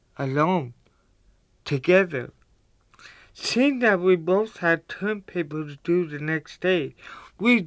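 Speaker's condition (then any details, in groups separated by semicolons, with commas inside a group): Cerebral palsy; cerebral palsy since childhood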